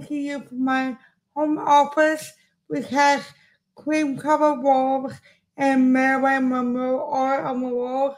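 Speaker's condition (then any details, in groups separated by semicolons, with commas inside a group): Cerebral palsy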